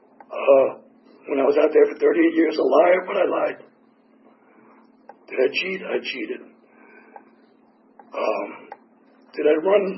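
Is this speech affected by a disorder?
Yes: tracheotomy; tracheotomy still in place.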